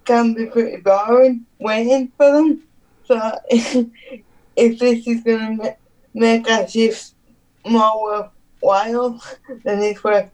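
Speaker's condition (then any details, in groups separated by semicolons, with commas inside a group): Cerebral palsy; needs adapted housing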